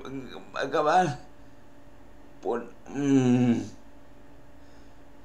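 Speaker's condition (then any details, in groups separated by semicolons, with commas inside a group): Cerebral palsy; speech affected by cerebral palsy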